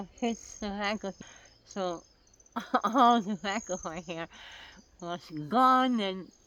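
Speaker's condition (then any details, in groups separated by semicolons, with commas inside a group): Oral cancer; tracheostomy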